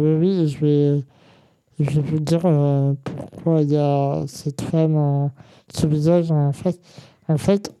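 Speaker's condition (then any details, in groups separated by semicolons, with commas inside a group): Congenital muscular dystrophy; present from birth, genetic protein-related cause, muscles stayed thinner and weaker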